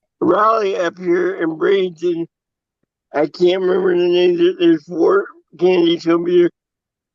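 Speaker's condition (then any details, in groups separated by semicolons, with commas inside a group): Cerebral palsy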